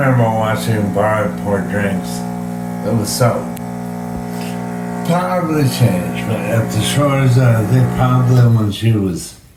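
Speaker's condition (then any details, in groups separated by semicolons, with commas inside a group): Brain injury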